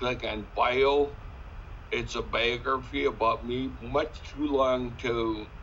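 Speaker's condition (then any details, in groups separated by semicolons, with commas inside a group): Sca15, spinocerebellar ataxia type 15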